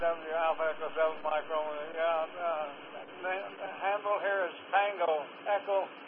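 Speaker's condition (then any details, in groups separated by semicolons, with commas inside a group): Parkinson's; Parkinson's affecting left side, 72-year-old man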